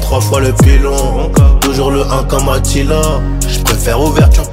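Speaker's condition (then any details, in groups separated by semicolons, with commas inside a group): No condition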